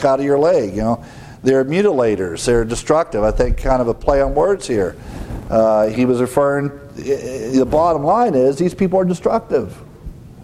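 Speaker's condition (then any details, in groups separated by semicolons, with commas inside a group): No condition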